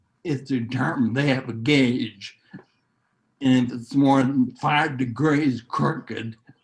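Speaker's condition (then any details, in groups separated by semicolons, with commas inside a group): Neurological disease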